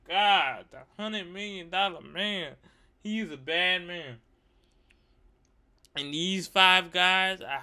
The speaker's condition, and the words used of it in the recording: Cerebral palsy. I don't talk with a slur, and I don't talk slowly.